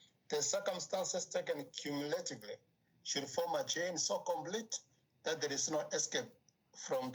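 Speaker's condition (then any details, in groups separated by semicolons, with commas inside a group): No condition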